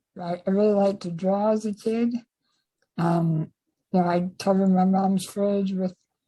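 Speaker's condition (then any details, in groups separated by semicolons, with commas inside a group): Spinal muscular atrophy type 2; type 2, limbs affected, contractures; daily oral medication, stable or improving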